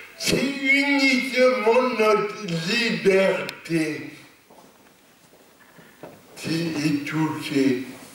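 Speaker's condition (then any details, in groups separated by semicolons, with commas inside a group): Cerebral palsy; lifelong, non-progressive; stable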